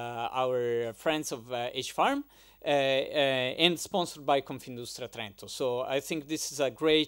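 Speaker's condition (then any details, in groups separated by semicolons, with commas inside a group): No condition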